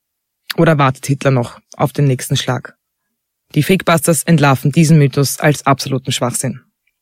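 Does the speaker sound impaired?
No.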